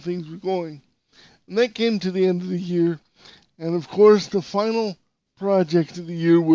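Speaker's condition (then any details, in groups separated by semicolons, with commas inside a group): Cerebral palsy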